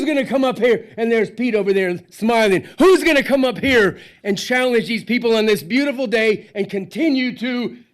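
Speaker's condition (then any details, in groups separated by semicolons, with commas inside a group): No condition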